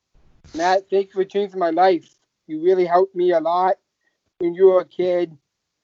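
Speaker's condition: Down syndrome

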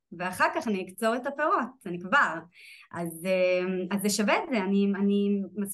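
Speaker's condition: No condition

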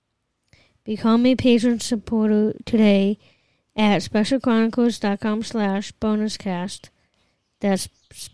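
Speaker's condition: Down syndrome; trisomy 21, congenital

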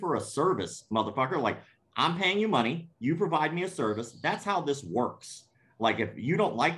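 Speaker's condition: Cleft palate; scars on face

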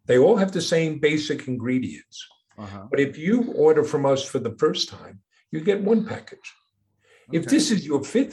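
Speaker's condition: No condition

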